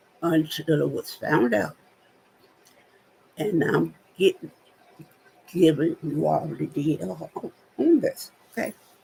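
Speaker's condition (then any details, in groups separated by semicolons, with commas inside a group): Spinal neurosarcoidosis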